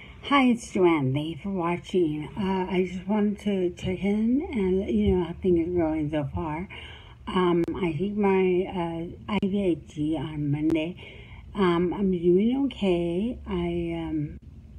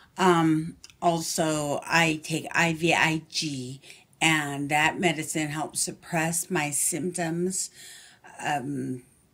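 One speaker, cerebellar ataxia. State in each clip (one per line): About 4 years later
8 months after diagnosis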